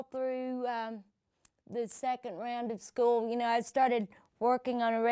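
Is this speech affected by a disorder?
Yes: cerebral palsy; from birth.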